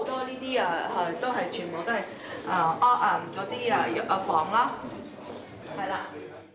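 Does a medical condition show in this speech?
No.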